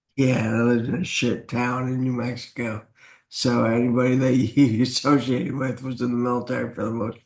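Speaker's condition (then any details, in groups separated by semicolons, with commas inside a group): Traumatic brain injury; accident after combat flight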